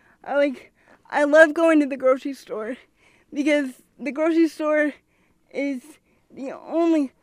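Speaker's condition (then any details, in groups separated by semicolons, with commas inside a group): Cerebral palsy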